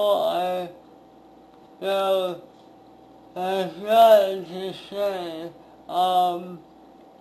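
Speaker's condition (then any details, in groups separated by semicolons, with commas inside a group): Speech impairment after birth surgery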